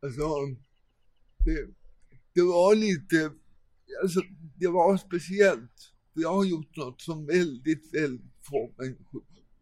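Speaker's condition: Cerebral palsy; present from birth

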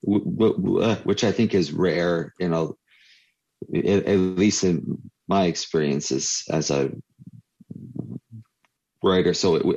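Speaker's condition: Stuttering; stuttering since childhood; repeated sounds

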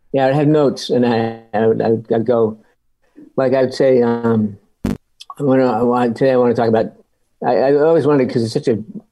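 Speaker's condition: Parkinson's disease; could not speak them as intended

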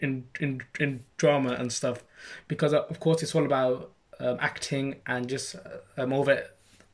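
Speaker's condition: Stammer; stammer since childhood, spoke little when young to hide it; age 26, ongoing stammer; struggles to say own name, slow to get out, less stammering with put-on Birmingham accent or exaggerated speech; repeated words

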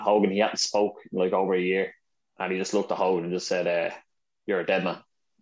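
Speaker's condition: No condition

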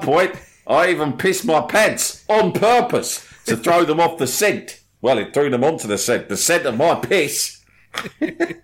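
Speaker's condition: No condition

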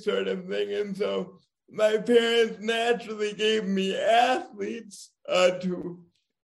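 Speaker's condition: Cerebral palsy; diagnosed as firstborn child

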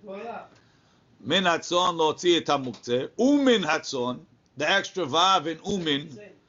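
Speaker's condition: No condition

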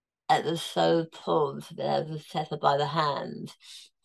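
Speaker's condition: Tongue cancer, near-total glossectomy; stage 4 tongue cancer, near-total tongue removal, 5 millimeters left, temporary tracheostomy, immunotherapy around surgery

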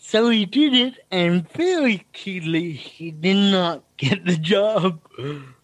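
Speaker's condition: Cerebral palsy; noticeable speech impediment

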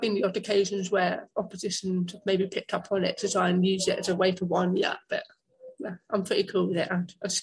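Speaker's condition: Deafness; deafness diagnosed at age four, missed conversations and struggled with schoolwork from teenage years; hearing aids or cochlear implant, others often unaware of deafness during play

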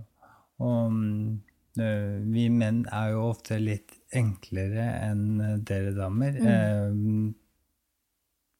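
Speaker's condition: ALS; no use of arms or legs, sudden leg spasms, relies on assistants for daily care

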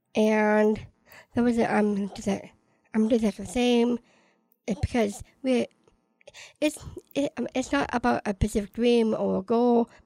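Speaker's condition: Down syndrome

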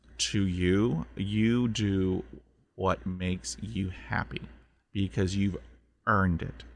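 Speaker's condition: Stuttering; stutter since childhood, 20 years speech therapy first on fluency, hypnosis, military hypnotherapist on mental health; repeated words, prolonged sounds

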